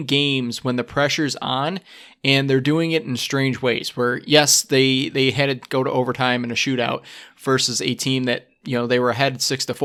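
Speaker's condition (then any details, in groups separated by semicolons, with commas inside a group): No condition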